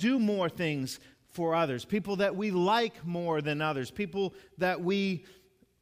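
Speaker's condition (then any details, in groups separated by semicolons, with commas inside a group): No condition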